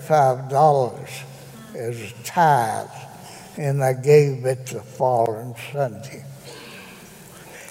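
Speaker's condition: Cerebral palsy; present from birth, attended school for handicapped children; still able to speak, gives spoken testimony in church

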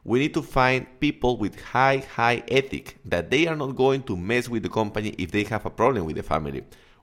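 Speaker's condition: No condition

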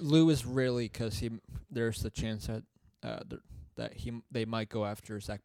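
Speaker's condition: No condition

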